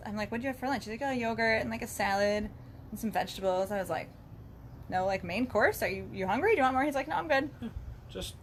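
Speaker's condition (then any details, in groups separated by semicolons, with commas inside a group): No condition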